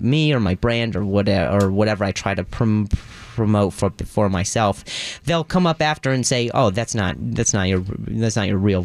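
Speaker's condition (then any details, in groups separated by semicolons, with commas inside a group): Stutter, acquired after sports injury; adult onset after softball struck throat at shortstop, then fell backwards hitting head; voice lessons, singing and breathing exercises for more control; some sentences fluent, listeners sometimes think voice is fake; repeated words, blocks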